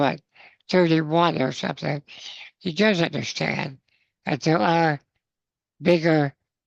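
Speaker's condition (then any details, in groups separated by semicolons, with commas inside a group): Spinal muscular atrophy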